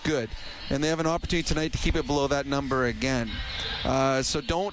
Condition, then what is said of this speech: None; typical speech.